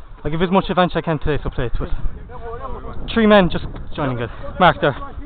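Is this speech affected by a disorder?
No.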